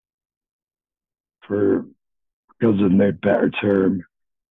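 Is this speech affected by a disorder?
Yes: no vocal cords after airway collapse; Pfeiffer syndrome, tracheostomy at 6-8, airway collapse took vocal cords, rib cartilage airway rebuild, ~250 operations; speaks without vocal cords, sometimes pain speaking, camera throat exam at Bristol ENT clinic; told may never speak again, childhood speech therapy, voice never broke, Bristolian accent, childhood croup, heavy breathing.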